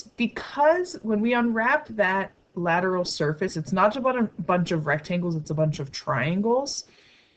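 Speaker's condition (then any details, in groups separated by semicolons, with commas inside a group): No condition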